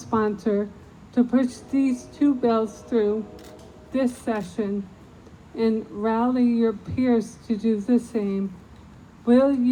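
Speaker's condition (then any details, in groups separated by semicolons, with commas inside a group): ALS; diagnosed at 56, 14 months since onset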